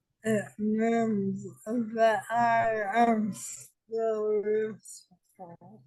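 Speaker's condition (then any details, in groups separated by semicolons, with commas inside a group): ALS; diagnosed almost five years ago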